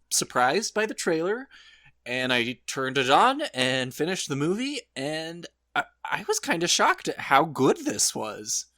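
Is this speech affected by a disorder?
No.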